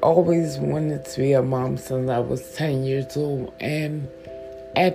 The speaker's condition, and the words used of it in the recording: Stuttering. I know that because I don't sleep I have a stutter now that sits with me.